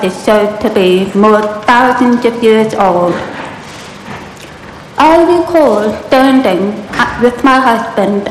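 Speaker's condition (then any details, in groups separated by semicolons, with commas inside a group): Profound deafness; New Zealand Sign Language interpreters in gallery during speech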